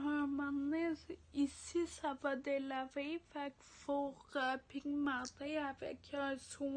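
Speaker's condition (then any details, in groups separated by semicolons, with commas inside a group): Ataxia; degenerative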